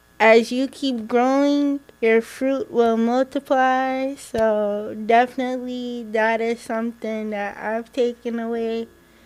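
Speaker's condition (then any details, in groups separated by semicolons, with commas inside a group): Cerebral palsy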